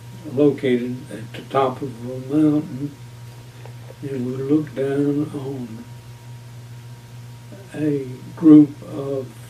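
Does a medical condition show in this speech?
Yes: Parkinson's disease.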